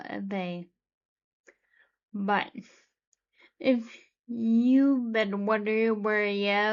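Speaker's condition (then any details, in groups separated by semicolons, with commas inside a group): Friedreich's ataxia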